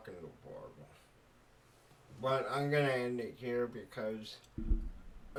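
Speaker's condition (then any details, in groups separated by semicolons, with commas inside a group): Cerebral palsy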